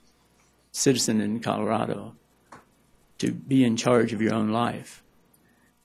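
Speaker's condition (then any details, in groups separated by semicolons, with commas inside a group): Parkinson's; may appear very nervous due to Parkinson's; may stumble over words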